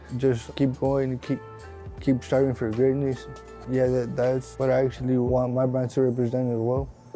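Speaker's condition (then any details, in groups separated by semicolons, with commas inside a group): Cerebral palsy; cerebral palsy, premature birth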